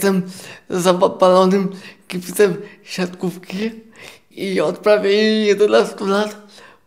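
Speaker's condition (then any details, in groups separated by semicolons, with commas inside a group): Cerebral palsy, quadriplegic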